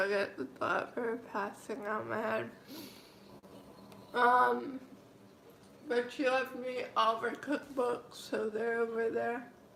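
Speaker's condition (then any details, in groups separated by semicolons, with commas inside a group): Cerebral palsy, mild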